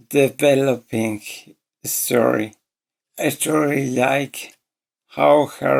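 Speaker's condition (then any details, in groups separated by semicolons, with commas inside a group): ALS; voice severely damaged, hard to understand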